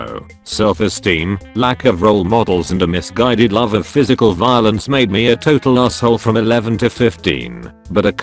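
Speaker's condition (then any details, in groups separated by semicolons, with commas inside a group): No condition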